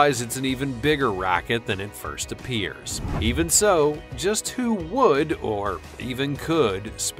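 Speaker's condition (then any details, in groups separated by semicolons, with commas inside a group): No condition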